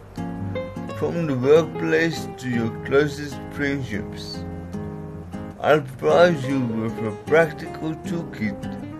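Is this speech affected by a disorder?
Yes: cerebral palsy; myasthenia gravis muscle fatigue, breathing weakness, sometimes out of breath, uses oxygen machine, on medication.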